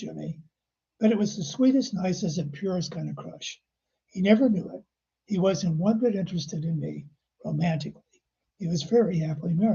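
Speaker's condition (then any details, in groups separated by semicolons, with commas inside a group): No condition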